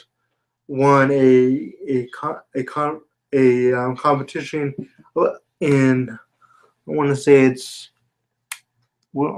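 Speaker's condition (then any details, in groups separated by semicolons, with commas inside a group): Spastic quadriplegia cerebral palsy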